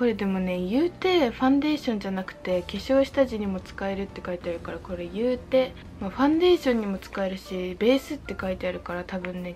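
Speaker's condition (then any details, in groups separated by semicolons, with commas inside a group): No condition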